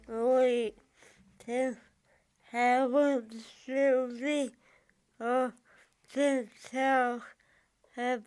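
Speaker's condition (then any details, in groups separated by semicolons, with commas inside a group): Cerebral palsy; from birth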